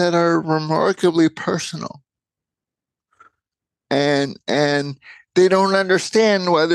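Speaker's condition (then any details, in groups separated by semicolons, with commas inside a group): Cerebral palsy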